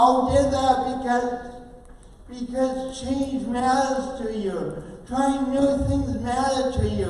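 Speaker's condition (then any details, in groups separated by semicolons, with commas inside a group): Oxygen-related condition, speech impairment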